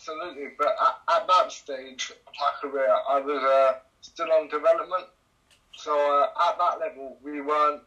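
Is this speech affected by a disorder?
Yes: cerebral palsy; swimming as early physio.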